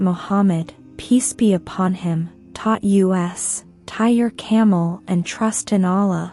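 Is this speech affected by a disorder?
No.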